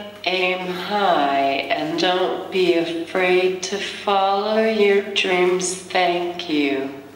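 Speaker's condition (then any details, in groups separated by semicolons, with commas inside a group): Cerebral palsy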